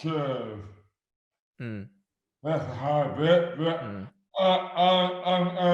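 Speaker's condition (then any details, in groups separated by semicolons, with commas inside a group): Dystonia; affects hands and speech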